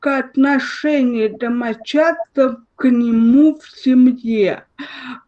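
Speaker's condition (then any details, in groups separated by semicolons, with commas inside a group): Cerebral palsy, spastic diplegia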